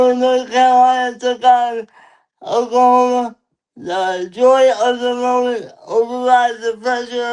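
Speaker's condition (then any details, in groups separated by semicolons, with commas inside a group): Cerebral palsy; lifelong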